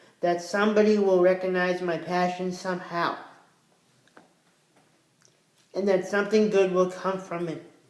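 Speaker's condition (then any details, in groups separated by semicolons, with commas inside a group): Cerebral palsy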